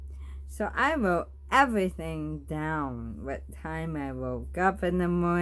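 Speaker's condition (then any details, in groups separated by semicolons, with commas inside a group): Bulbar ALS; bulbar-onset ALS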